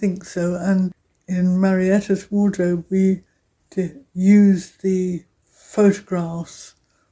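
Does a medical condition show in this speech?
Yes: aphasia after stroke; aphasia after stroke affecting speaking, reading and writing, relearned counting through knitting; attends aphasia speaking group, reading text still very difficult; loses words mid-sentence, quieter voice, initially could not speak, speaking German with brother helped.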